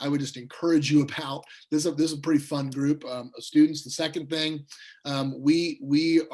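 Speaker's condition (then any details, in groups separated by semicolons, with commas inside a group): No condition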